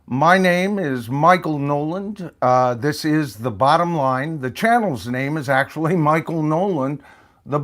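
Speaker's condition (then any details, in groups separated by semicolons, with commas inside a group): No condition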